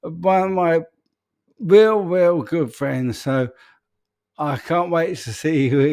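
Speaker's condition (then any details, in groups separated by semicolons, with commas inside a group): ALS; speech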